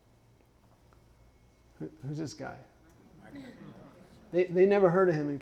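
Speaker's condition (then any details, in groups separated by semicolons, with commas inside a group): Parkinson's; cognitive issues, impaired multitasking and judgment, fatigue, stopped working as lawyer at 48; some speech issues, ice water harms vocal cords, drinks warm water, speech therapy judged unnecessary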